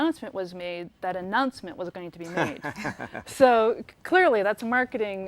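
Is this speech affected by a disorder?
No.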